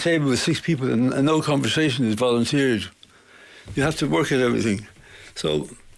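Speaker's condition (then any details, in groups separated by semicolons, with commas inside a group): Parkinson's; voice ties up sometimes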